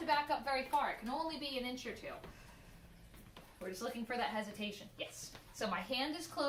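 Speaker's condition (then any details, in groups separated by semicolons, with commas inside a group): No condition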